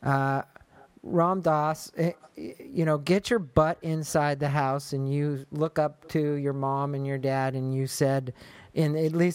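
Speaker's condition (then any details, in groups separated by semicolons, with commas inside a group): No condition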